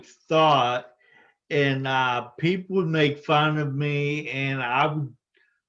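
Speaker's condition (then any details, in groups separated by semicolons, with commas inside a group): Spinocerebellar ataxia type 14, SCA14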